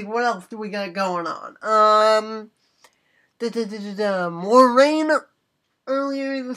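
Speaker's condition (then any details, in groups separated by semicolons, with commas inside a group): Cerebral palsy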